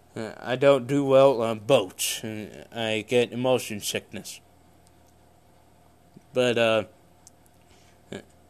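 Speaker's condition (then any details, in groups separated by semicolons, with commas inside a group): Cerebral palsy; congenital, no known medical cause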